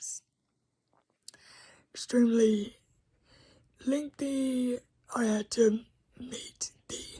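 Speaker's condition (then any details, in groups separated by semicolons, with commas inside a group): Cerebral palsy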